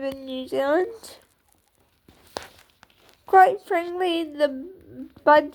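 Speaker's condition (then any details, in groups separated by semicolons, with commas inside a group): Cerebral palsy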